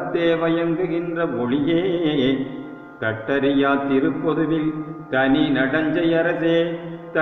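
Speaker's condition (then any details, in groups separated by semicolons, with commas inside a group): No condition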